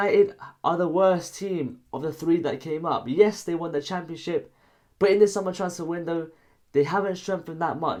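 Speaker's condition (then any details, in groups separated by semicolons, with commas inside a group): No condition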